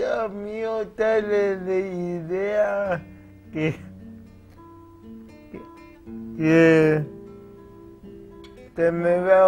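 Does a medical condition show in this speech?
Yes: cerebral palsy.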